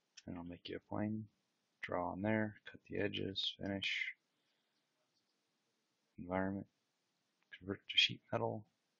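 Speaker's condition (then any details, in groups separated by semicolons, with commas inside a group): No condition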